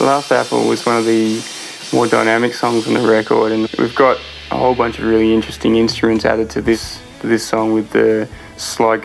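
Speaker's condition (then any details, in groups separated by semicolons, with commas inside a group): No condition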